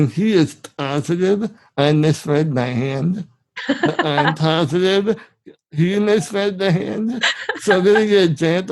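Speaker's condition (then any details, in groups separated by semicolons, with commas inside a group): Spinal muscular atrophy; genetic, from birth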